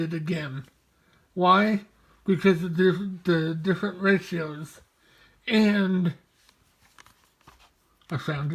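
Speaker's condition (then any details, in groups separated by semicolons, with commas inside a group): Mobius syndrome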